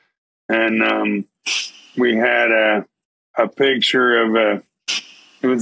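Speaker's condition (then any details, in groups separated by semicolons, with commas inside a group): ALS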